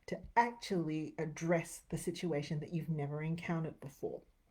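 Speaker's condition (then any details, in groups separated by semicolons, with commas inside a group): No condition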